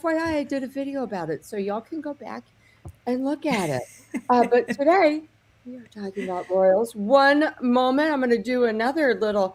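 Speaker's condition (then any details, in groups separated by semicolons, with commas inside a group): No condition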